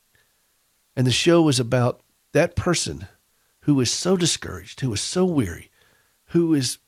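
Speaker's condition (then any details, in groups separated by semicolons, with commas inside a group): No condition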